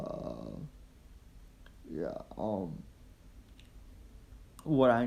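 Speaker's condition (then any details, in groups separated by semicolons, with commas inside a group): Quadriplegic cerebral palsy; history of swallowing problems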